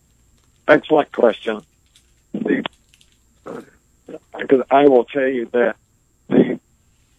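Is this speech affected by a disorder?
Yes: ALS; diagnosed nearly 20 years ago; breathes through ventilator; able to speak and communicate clearly, slower pace, communicating takes more time due to ventilator.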